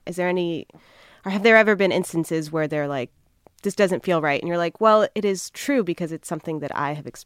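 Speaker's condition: No condition

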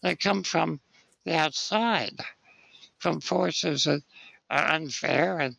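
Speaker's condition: Spinal muscular atrophy; age 60

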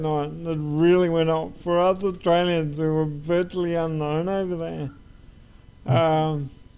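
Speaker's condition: Cerebral palsy; uses wheelchair

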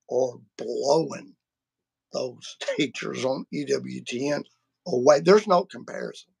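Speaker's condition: Vocal cord surgery; including laser treatment

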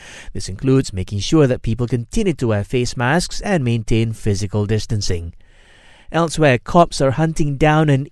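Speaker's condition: No condition

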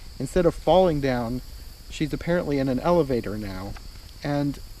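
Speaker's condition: No condition

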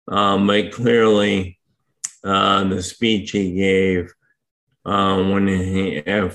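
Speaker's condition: ALS; hard to speak for long periods right now

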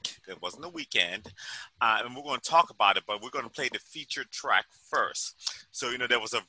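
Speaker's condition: No condition

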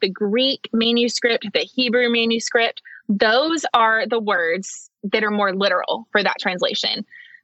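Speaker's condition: No condition

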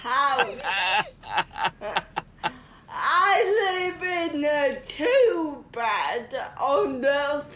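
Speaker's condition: Cerebral palsy

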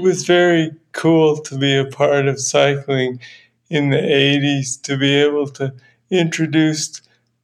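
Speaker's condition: Parkinson's; young onset Parkinson's

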